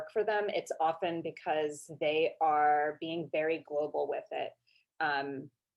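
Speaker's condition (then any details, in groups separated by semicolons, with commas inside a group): No condition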